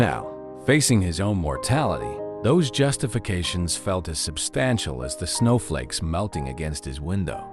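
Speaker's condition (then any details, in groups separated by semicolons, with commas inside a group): No condition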